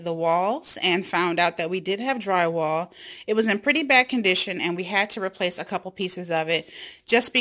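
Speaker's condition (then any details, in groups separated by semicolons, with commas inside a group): No condition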